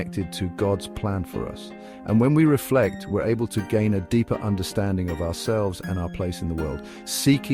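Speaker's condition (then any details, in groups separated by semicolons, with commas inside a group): No condition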